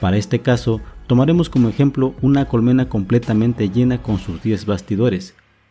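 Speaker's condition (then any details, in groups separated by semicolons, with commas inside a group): No condition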